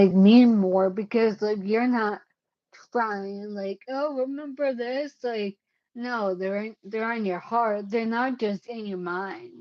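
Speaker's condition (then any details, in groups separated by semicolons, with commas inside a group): Cerebellar ataxia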